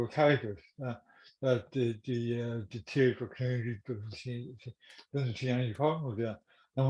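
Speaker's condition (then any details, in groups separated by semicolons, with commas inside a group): Cerebral palsy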